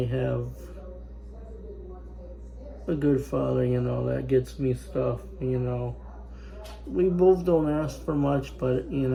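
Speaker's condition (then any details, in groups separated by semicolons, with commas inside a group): Spastic cerebral palsy; able to talk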